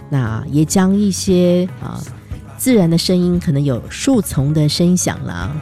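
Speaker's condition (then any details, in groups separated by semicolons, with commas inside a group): No condition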